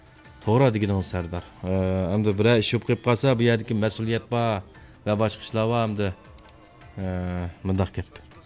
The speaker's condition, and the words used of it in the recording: None; typical speech.